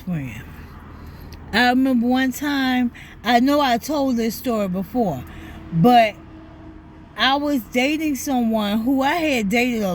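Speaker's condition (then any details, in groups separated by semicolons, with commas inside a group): ALS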